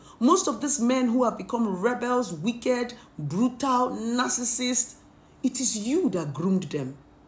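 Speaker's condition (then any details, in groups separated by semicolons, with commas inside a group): No condition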